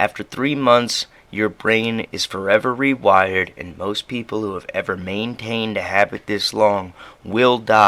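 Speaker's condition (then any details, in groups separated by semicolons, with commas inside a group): No condition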